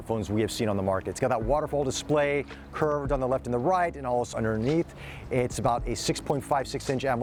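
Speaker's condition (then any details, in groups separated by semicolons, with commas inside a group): No condition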